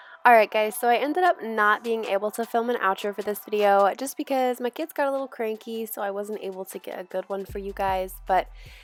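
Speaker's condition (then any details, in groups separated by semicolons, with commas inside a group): No condition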